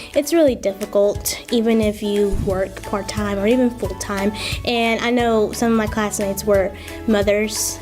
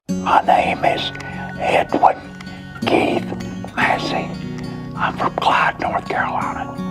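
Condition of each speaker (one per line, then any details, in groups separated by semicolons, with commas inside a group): No condition
Muscular dystrophy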